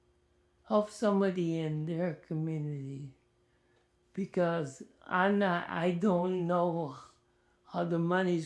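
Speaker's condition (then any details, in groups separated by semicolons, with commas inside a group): ALS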